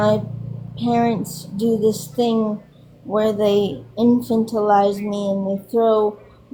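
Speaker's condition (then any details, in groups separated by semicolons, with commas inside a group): Cerebral palsy; quadriplegic; 28 years old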